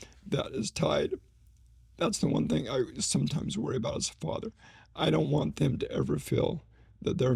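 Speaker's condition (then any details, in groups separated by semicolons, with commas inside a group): ALS; slowly progressing form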